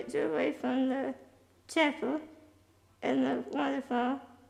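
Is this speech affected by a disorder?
Yes: spinal muscular atrophy type 2.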